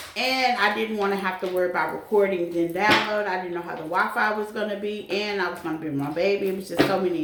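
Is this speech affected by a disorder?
No.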